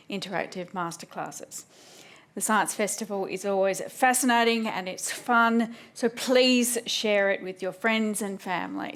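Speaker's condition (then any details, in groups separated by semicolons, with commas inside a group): No condition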